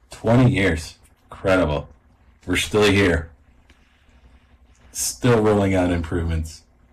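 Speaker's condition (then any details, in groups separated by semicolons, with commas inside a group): No condition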